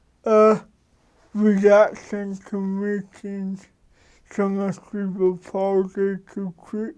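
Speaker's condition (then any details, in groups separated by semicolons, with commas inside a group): Cerebral palsy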